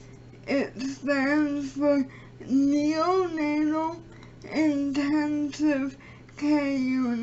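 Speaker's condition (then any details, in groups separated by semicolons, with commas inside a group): Cerebral palsy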